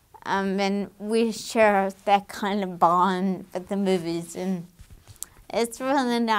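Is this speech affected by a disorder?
Yes: damaged diaphragm; regular breathing exercise through cardio; breathing problems strongly affect speech, worse without exercise.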